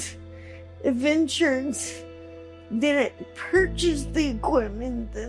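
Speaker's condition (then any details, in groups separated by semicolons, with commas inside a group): Cerebral palsy, quadriplegic; able to speak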